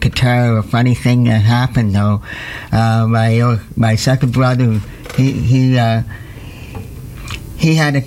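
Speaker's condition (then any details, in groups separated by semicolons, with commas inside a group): Deafness; wears hearing aids; some speech problems, host understands fine, voice does not allow singing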